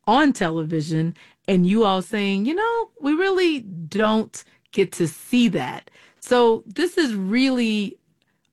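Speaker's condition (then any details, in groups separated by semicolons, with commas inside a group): No condition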